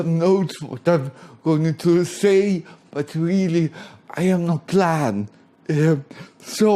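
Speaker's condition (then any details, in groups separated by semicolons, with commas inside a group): Cerebral palsy, severe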